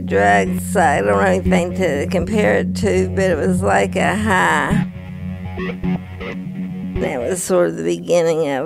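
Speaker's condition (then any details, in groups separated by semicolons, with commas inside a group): Parkinson's disease; onset early 50s, first full-body tremor with fall, Requip for years, symptom-free, dose increased; taken off Requip, tremors much worse, trouble walking, recently got cane, uses walker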